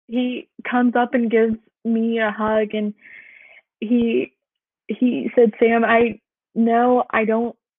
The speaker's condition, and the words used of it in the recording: Stuttering. It's just my mouth stumbling on words.